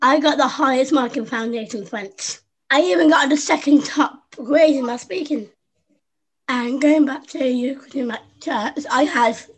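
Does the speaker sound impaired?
Yes: Down syndrome; congenital, infant heart failure, heart surgery in infancy, stopped breathing as baby and resuscitated, chest problems, pneumonia; age 25; learned to speak by copying younger sister Susie, never stopped talking since.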